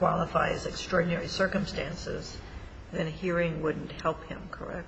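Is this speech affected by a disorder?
No.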